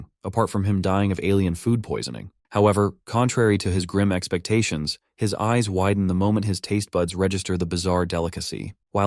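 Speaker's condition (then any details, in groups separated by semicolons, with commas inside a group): No condition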